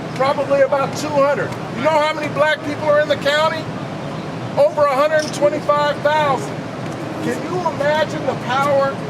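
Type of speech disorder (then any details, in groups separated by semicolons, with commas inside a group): None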